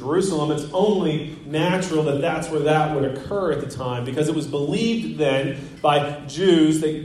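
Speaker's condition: No condition

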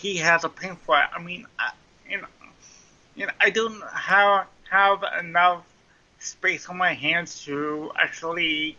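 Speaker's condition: Cerebral palsy; mild cerebral palsy

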